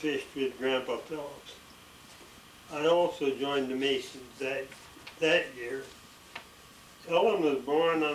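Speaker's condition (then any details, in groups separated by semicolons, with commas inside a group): ALS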